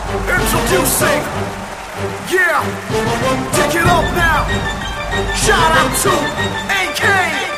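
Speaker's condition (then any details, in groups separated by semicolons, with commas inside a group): No condition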